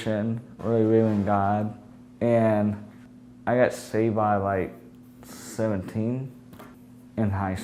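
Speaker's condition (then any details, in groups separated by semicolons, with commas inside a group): Cerebral palsy; present from birth; diagnosed at age four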